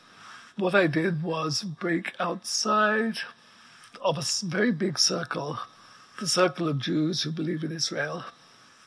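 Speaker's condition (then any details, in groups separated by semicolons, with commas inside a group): ALS; needs amplifier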